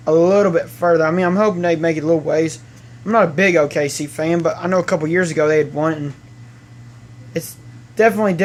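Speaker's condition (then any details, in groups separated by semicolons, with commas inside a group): No condition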